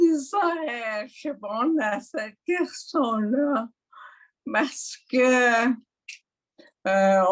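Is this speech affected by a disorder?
Yes: mild dysarthria; mild dysarthria, not understood by voice assistant.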